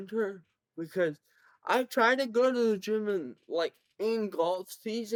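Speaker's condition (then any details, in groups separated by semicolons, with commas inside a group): Cerebral palsy, severe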